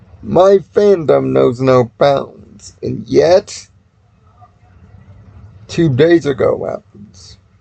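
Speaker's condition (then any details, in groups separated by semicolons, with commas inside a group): Cerebral palsy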